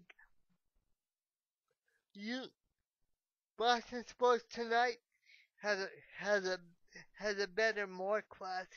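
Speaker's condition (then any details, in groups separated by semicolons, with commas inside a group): Cerebral palsy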